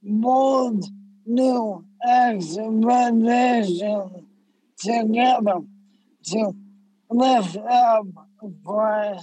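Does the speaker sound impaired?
Yes: ALS; diagnosed earlier this summer; speech affected, sped up in editing for intelligibility.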